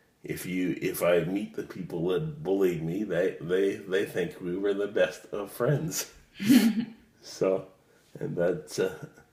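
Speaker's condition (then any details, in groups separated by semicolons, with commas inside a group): Cerebral palsy; fine motor problems, uses crutches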